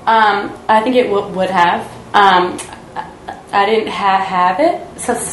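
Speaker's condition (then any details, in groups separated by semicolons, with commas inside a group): Stuttering; stuttering since childhood, speech therapy as child, therapist suggested voluntary stuttering; practising voluntary stuttering, deliberately stuttering more, not avoiding stuttering, addressing fear and shame; stutters a lot in some situations and periods, sometimes hides it by acting as listener, talkative; repeated sounds, prolonged sounds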